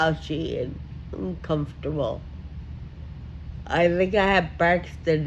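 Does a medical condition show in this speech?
Yes: Friedreich ataxia.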